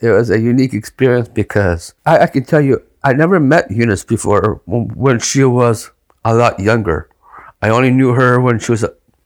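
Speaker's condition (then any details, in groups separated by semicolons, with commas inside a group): Down syndrome; experienced public speaker, speaking publicly called a talent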